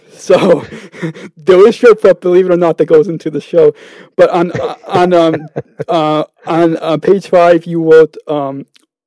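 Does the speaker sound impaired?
Yes: stuttering; lifelong stuttering; here repeated words, prolonged sounds.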